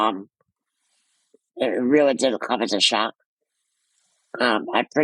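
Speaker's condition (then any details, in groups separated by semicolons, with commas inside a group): Muscular dystrophy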